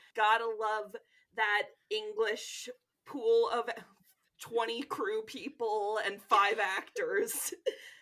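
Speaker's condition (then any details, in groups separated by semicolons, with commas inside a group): No condition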